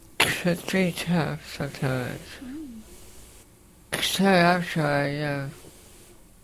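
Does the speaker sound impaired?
Yes: facioscapulohumeral muscular dystrophy, facioscapulohumeral (FSHD); respirator pump wheezing audible in recording.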